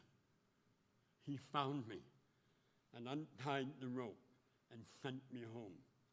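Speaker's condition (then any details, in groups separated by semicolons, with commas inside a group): Speech impediment; 6 years of therapy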